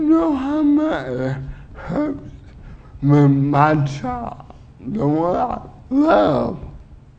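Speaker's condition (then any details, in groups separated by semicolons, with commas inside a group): Cerebral palsy; oxygen lack damaged left brain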